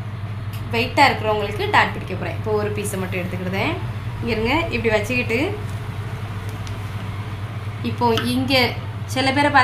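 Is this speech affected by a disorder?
No.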